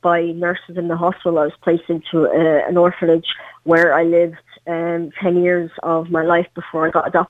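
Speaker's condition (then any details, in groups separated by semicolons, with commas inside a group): Cleft palate; congenital, prosthetic limb since 12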